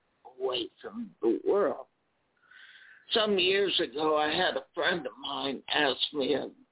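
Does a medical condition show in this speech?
Yes: spasmodic dysphonia.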